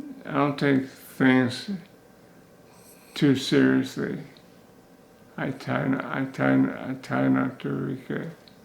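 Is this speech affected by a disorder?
Yes: chronic progressive multiple sclerosis.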